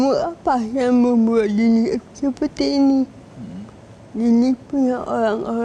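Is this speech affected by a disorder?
Yes: cerebral palsy; walking relatively difficult.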